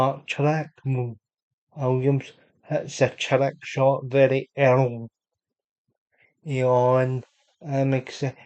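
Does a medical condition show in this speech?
Yes: cerebral palsy; unable to walk.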